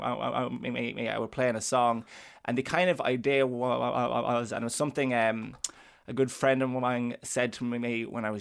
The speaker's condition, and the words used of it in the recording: Stuttering. So I stammer a lot on stage.